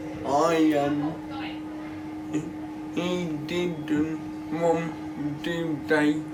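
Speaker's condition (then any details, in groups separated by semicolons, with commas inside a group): Cerebral palsy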